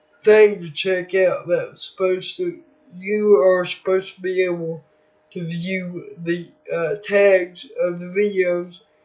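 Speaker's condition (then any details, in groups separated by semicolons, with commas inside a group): Cerebral palsy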